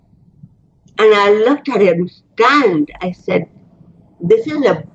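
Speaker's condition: Cerebral palsy; spinal cord and neck surgery

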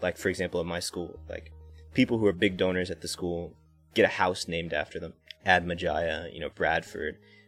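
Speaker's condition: No condition

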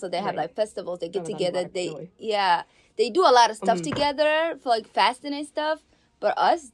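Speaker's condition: No condition

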